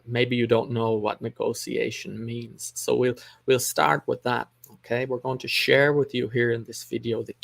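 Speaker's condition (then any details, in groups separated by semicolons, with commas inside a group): No condition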